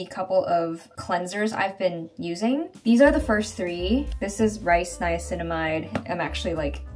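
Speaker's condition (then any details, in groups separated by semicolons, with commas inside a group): No condition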